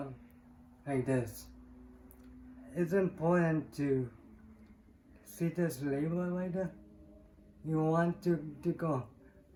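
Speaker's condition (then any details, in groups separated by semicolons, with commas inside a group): Cerebral palsy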